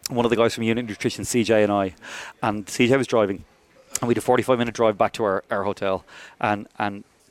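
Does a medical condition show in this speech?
No.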